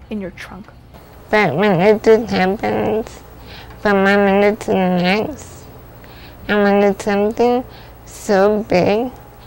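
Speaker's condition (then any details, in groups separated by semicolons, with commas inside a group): Spinal muscular atrophy; cannot swallow five years, tube fed, daily breathing treatments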